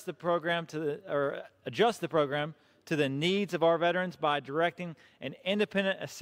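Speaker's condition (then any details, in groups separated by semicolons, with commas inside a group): No condition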